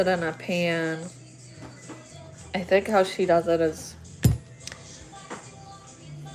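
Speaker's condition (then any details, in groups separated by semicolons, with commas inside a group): No condition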